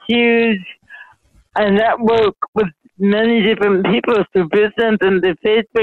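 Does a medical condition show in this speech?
Yes: mild cerebral palsy; speech affected.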